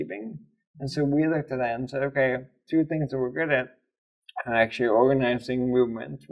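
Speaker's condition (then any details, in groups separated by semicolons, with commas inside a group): ALS; voice affected, voice changes about a year after onset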